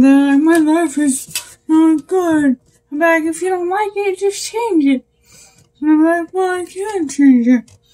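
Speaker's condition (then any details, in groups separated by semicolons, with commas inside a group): Brain injury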